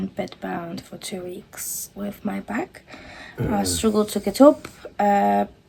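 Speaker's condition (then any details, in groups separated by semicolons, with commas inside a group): No condition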